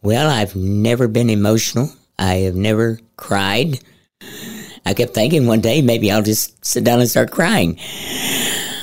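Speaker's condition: Head and neck cancer; stage 4 cancer into voice box from acid reflux, 36 throat radiations, chemotherapy at Gunderson; tumor gone, radiation damage to airway, possible future tracheotomy, daily breathing exercises; voice a little scratchy, never needed shots to swallow during chemotherapy

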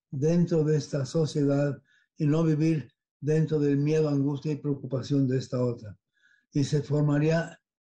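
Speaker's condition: Parkinson's disease; age 93

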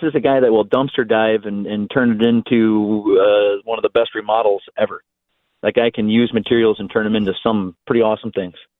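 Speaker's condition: No condition

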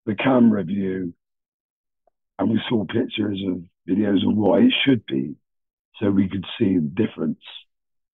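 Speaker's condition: No vocal cords after airway collapse; Pfeiffer syndrome, tracheostomy at 6-8, airway collapse took vocal cords, rib cartilage airway rebuild, ~250 operations; speaks without vocal cords, sometimes pain speaking, camera throat exam at Bristol ENT clinic; told may never speak again, childhood speech therapy, voice never broke, Bristolian accent, childhood croup, heavy breathing

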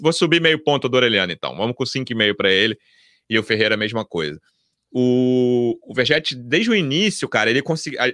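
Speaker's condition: No condition

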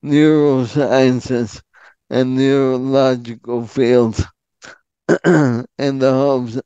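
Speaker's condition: ALS; frequent hesitation fillers

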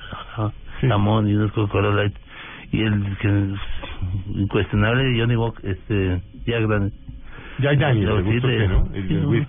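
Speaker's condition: Parkinson's disease; onset after returning to Bogotá

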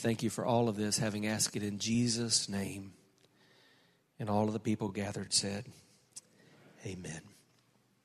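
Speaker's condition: No condition

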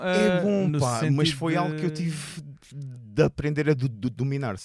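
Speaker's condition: Stuttering; Stuttering 38 years, long concealed, therapist taught smoothing, first performance World Stuttering Day Porto; mild but variable, more noticeable in this recording setting, increases during conversation; stutters very little on stage, voice use makes stutter disappear, worse in interviews than one-to-one; repeated sounds

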